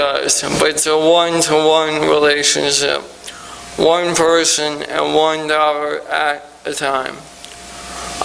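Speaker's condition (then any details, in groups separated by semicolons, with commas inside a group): ALS; recently diagnosed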